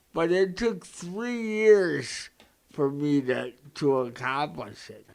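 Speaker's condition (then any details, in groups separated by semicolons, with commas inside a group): Cerebral palsy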